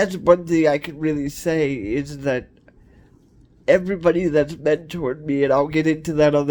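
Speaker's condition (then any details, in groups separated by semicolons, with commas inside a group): Cerebral palsy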